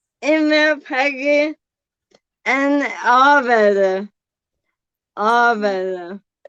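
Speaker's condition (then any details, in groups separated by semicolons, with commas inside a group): Bulbar ALS; bulbar onset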